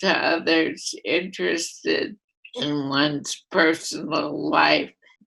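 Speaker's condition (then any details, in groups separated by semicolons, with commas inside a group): Primary lateral sclerosis; voice affected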